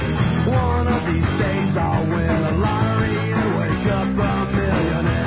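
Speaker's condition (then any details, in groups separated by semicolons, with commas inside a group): No condition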